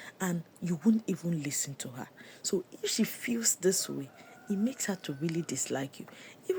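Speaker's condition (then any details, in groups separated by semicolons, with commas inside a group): No condition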